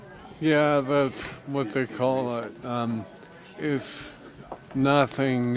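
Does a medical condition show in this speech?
Yes: ALS; losing voice, mostly muscular, little respiratory involvement.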